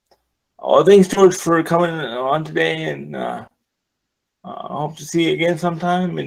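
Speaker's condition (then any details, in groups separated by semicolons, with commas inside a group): Cerebral palsy, severe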